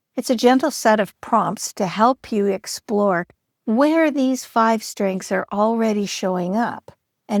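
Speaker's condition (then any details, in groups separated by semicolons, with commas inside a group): No condition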